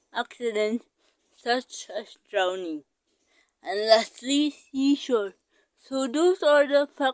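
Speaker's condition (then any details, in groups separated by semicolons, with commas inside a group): Cerebral palsy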